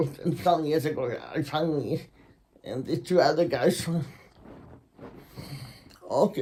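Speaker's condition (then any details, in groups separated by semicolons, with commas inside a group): Secondary intracranial hypertension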